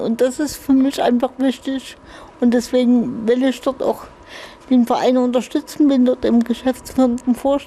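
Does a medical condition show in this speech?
Yes: infantile cerebral palsy; spastic cerebral palsy, infantile brain damage since birth, cramping, limitations in all areas.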